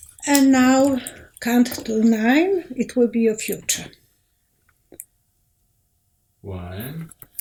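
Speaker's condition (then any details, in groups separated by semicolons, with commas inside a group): No condition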